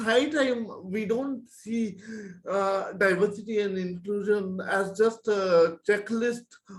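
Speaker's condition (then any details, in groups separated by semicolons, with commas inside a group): Cerebral palsy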